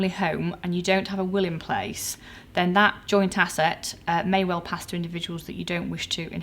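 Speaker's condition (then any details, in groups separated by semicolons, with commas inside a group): No condition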